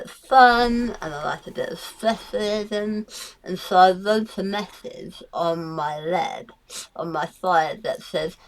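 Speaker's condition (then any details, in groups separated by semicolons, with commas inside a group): Tongue cancer; near-total glossectomy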